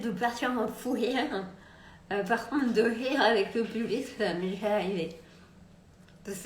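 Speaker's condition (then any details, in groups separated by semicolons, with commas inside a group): Multiple sclerosis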